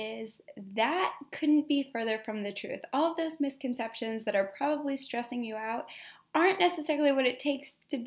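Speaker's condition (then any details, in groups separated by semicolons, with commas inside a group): No condition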